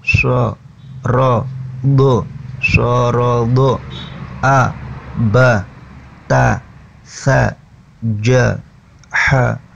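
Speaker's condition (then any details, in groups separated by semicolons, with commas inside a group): No condition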